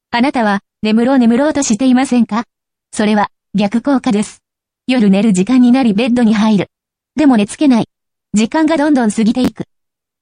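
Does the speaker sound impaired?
No.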